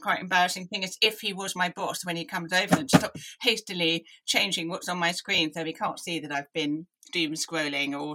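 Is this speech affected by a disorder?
Yes: deafness; deaf from early age.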